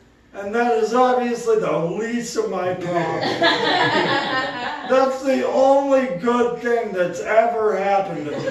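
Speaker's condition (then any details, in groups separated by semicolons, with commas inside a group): Cerebral palsy; movement disorder since childhood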